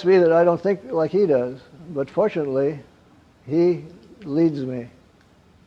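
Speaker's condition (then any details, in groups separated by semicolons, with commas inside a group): Parkinson's; wakes at night, gets up around 3 am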